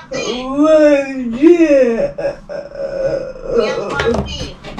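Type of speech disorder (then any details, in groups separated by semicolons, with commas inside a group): Pseudobulbar dysarthria; cerebral palsy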